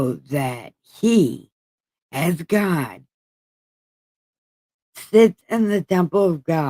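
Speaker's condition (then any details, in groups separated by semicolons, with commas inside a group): Brain injury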